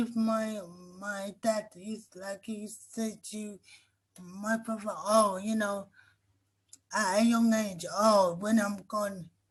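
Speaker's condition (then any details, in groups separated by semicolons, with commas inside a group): Cerebral palsy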